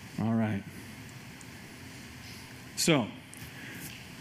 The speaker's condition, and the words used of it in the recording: No condition.